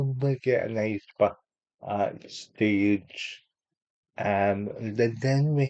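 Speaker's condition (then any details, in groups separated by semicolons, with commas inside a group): Cerebral palsy; unable to walk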